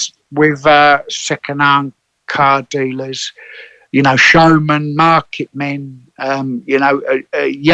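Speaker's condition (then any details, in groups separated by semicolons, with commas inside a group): No condition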